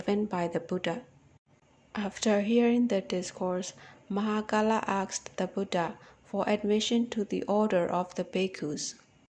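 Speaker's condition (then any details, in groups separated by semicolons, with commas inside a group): No condition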